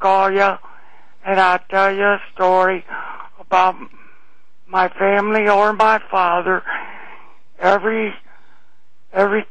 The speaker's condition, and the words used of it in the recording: Throat cancer. I knew he was either a very old guy or there was something going on there.